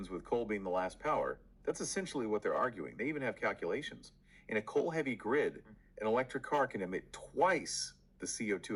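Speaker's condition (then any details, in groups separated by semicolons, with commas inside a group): No condition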